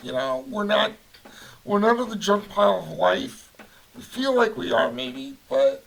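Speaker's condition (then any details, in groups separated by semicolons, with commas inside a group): Cerebral palsy; voice affected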